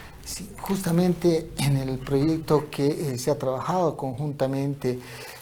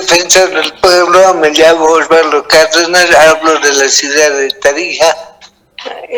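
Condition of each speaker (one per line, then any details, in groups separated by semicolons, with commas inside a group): No condition
Cerebral palsy; infantile cerebral palsy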